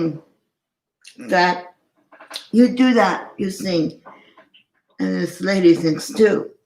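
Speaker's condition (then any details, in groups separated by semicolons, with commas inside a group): Cerebral palsy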